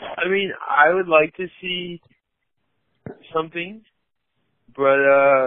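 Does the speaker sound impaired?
Yes: cerebral palsy, mild; had speech therapy.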